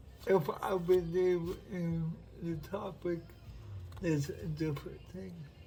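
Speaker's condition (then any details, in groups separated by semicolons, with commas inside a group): Cerebral palsy; uses wheelchair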